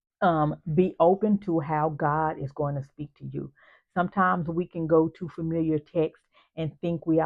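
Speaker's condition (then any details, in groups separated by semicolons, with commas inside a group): No condition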